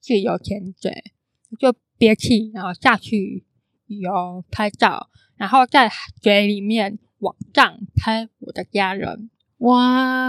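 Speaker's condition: Congenital hearing impairment; cannot hear clearly

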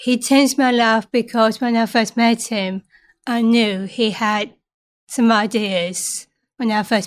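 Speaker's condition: Down syndrome; from birth

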